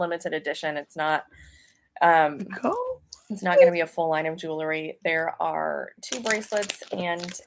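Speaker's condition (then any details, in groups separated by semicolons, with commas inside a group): No condition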